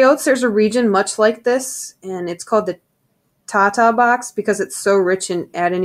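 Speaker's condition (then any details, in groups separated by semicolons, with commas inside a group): No condition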